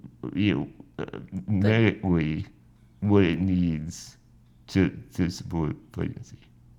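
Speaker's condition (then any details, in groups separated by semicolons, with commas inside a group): Spinal muscular atrophy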